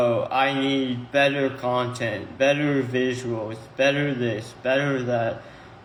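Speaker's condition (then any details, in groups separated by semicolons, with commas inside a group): Tongue cancer surgery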